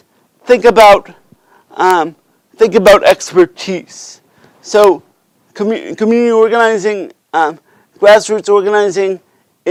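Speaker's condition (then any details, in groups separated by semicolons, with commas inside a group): Cerebral palsy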